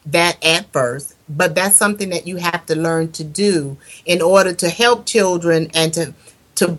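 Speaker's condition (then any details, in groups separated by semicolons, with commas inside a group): No condition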